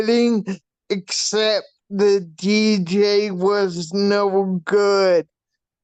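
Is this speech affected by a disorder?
Yes: brain shunt failure; speech affected by facial paralysis, speech practice.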